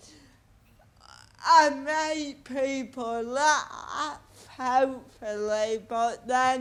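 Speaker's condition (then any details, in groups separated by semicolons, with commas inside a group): Cerebral palsy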